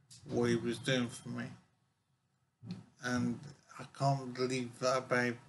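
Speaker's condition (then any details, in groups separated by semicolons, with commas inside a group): Brain injury; severe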